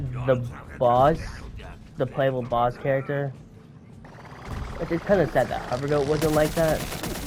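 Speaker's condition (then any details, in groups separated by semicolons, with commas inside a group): No condition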